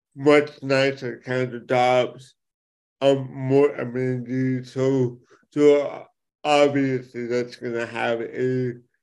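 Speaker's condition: Cerebral palsy; affects speech

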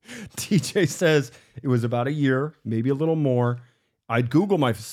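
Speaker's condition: No condition

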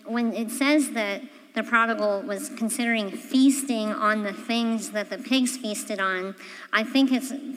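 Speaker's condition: Cleft palate; congenital

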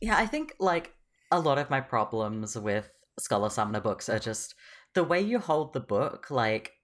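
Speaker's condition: No condition

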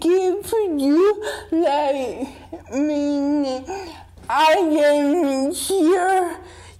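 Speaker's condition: Dystonia; brain damage sometimes in basal ganglia, lost control over body, nervous system affected, wheelchair user, hands affected; physical, occupational, speech therapy, therapeutic recreation at CRIT, Teletón USA, about 8 years, tires after therapy; takes deep breath and relaxes when tense to gain control, calms before able to speak

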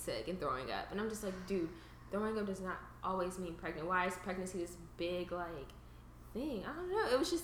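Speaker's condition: No condition

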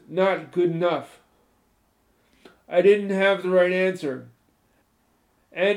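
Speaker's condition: Spastic cerebral palsy; from spinal meningitis, born 2 months premature, four childhood surgeries, weekly physical, occupational therapy; stiff, tight, involuntary muscle movements, mainly legs, moderately impaired balance, coordination, uses crutches, slow hands; in childhood froze under stress, could not speak or defend self verbally

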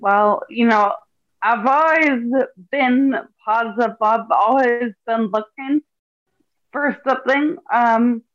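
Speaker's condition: Ataxia; wheelchair one year

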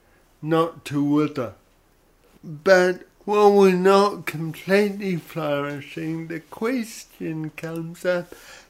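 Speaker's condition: Cerebral palsy; odd sort of voice

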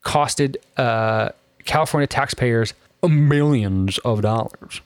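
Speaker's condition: No condition

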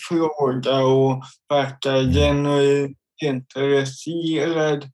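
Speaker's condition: Cerebral palsy; involuntary jerks

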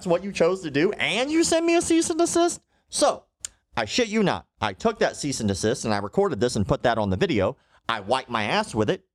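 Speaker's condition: Cleft lip and palate

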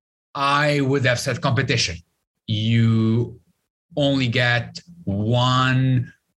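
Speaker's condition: Stutter; avoided speaking almost entirely for over 25 years; prolonged sounds, blocks

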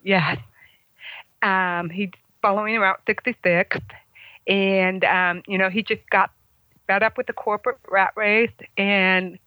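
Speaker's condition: Congenital hearing loss, congenital, about 75% hearing loss; cannot hear motorcycle engine or tires, relies on other cues to shift gear

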